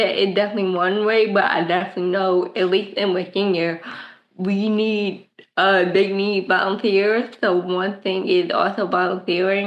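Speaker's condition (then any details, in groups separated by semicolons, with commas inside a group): Cerebral palsy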